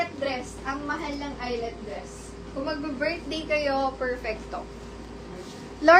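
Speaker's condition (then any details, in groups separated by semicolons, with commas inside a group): No condition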